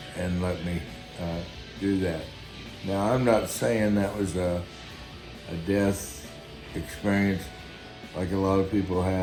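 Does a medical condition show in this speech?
Yes: Guillain-Barré syndrome.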